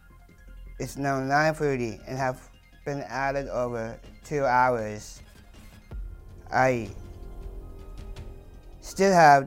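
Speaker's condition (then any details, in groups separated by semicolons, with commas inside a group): Down syndrome; trisomy 21, low muscle tone in every muscle, up to 30% more energy for activity, short arms and legs; speech really hard due to low muscle tone and tongue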